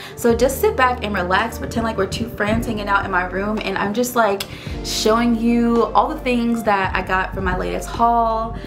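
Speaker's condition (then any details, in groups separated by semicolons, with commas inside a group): No condition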